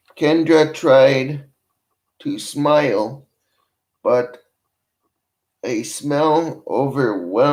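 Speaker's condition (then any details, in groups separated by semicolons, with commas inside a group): Cerebral palsy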